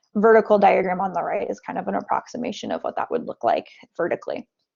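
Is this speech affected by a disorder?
No.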